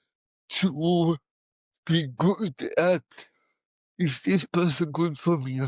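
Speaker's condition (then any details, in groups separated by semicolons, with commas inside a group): Cerebral palsy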